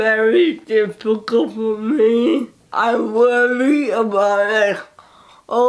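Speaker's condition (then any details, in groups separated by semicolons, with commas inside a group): Cerebral palsy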